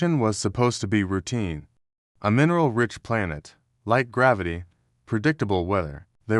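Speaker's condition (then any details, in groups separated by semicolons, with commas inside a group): No condition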